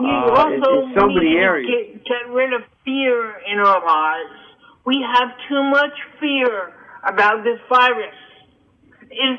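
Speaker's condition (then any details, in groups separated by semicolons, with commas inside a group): Cerebral palsy and hearing loss; almost 51 years old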